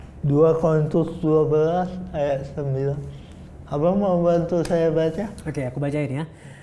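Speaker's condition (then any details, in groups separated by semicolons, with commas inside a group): Cerebral palsy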